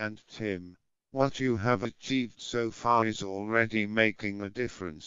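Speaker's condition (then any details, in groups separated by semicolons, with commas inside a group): Bulbar onset motor neurone disease, speech-generating device; tongue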